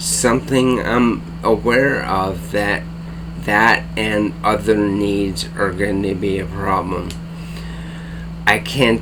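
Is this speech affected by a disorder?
Yes: ALS; bulbar onset, face, tongue, mouth muscles; slurring began about a year ago, breathing monitored; slurred slow speech, weak tongue, tires talking, swallowing difficulty.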